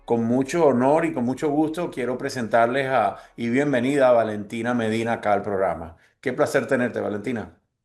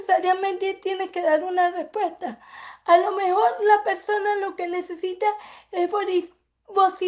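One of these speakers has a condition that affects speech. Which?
The second: cerebral palsy; from birth; affects speech.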